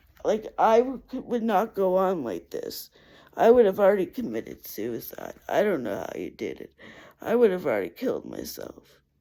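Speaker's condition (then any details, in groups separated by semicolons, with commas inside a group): Cerebral palsy; poor balance from birth, walking difficult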